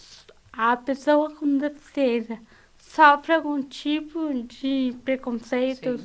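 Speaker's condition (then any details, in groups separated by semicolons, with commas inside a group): Cerebral palsy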